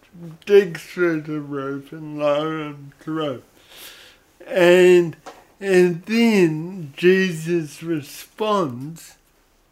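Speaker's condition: Cerebral palsy; brain damage at or around birth, affects coordination and muscle control of whole body; early loss of function, post-impairment syndrome from working body hard, condition itself non-degenerative; odd sort of voice

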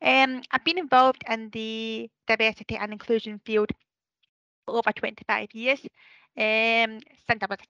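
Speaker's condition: Deafness; hearing impairment with visual impairment, uses communication support workers, uses visual impairment software; hearing impairment sometimes affects speech, sometimes talks too fast, unsure how loud or quiet

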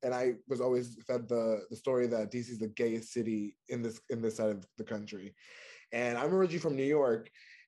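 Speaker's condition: No condition

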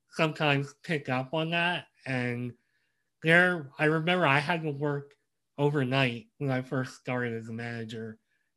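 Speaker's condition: Cleft lip and palate; present from birth

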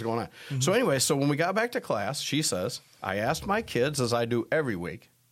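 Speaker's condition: No condition

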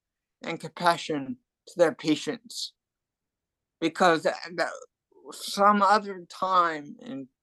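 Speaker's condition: Cerebral palsy and hearing loss; adult

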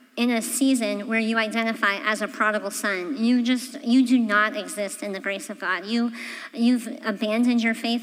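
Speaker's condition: Cleft palate; congenital

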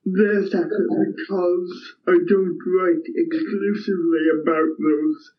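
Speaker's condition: Cerebral palsy; physical only

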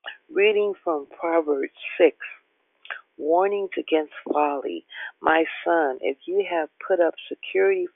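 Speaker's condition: No condition

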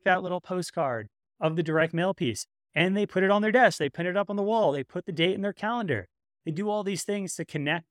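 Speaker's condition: No condition

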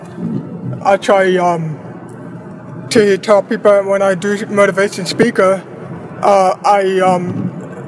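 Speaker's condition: Deafblindness; retinoblastoma from birth, eyes removed, prosthetic eyes, worsening hearing loss from age one, cause unknown; no early speech, speech pathologist Vicky, felt lips and throat, speaking at seven, initially unclear

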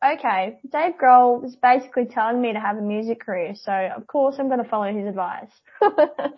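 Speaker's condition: Cleft palate; congenital cleft palate

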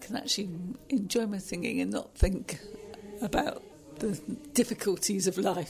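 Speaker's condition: Parkinson's disease; young onset Parkinson's disease, diagnosed in mid-30s; 15 years since diagnosis, weekly Tuesday singing group in Southampton, voice and breathing exercises

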